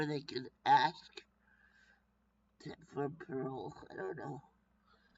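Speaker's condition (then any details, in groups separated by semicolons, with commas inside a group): Brain injury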